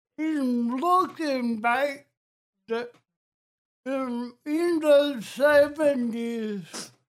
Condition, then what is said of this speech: Cerebral palsy. Oh, people say, as soon as they hear my voice, they make their minds up.